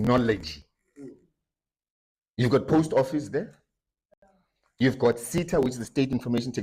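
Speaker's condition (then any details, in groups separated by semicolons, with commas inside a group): No condition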